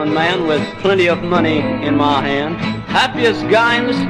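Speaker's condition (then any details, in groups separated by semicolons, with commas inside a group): No condition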